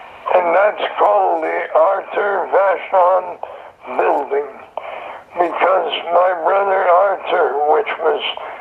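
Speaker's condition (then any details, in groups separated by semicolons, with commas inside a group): Throat cancer; survivor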